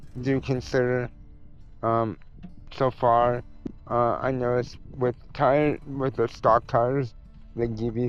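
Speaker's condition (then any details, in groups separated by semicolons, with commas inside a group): Cerebral palsy; tends to mess up words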